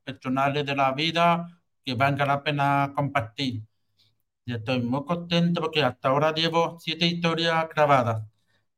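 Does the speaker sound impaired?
Yes: hearing loss with cochlear implant; congenital hearing loss, cochlea dead, cochlear implant surgery, implant electrically stimulates cochlea; about 34, uses cochlear implant, new operating system connects implant to computer, no headphones.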